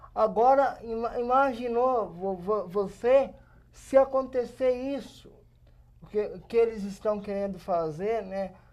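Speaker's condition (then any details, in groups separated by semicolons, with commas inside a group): Cerebral palsy; age 27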